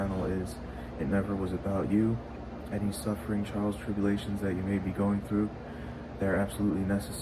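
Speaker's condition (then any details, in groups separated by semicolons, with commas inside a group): No condition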